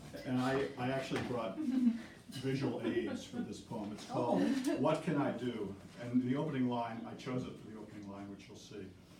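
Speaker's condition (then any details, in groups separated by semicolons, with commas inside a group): No condition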